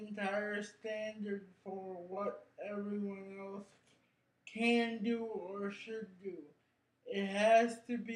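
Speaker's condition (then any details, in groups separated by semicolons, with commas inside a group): Cerebral palsy; brain injury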